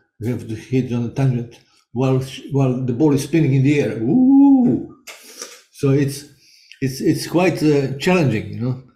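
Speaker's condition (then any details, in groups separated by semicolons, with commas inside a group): Parkinson's disease; onset around age 55 or 56, stopped playing guitar because could not play syncopation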